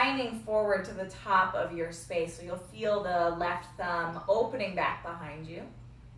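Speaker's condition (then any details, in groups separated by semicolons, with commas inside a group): No condition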